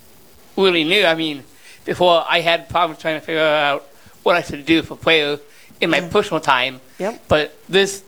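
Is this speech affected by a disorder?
Yes: Down syndrome; 32 years old.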